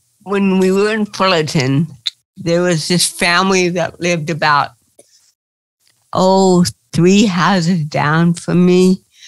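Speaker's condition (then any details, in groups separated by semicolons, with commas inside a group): Cerebral palsy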